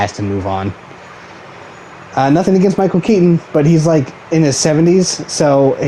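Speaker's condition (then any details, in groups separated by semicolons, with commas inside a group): No condition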